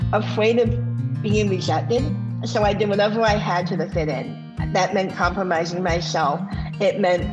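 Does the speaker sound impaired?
Yes: bilateral cleft lip and palate; open palate at birth, no proper suction, food and drink through nose, untreated cleft means no speech.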